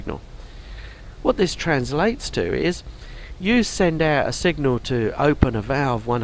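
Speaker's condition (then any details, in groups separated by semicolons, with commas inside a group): No condition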